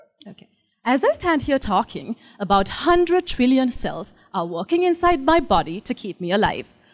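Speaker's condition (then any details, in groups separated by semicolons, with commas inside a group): No condition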